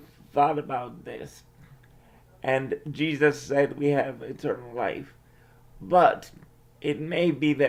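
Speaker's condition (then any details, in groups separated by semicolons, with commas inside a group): Cerebral palsy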